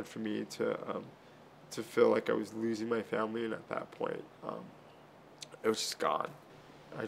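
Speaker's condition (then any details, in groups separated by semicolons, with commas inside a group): Cerebral palsy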